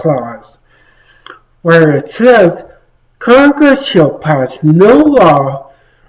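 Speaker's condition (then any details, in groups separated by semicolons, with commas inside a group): Traumatic brain injury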